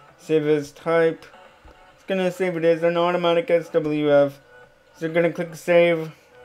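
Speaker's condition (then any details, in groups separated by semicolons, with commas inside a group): Cerebral palsy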